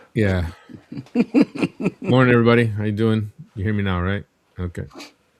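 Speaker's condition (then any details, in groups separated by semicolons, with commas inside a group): No condition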